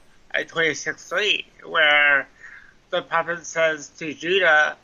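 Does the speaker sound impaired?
Yes: cerebral palsy, mild; speech impediment, sounds like Wendy's drive-thru speaker box, may sound drunk.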